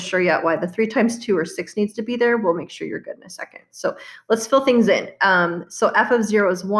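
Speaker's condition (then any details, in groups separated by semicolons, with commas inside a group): No condition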